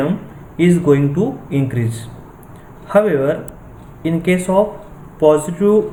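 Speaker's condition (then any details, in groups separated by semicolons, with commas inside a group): No condition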